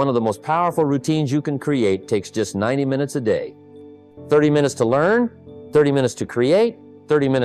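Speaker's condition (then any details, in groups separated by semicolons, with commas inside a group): No condition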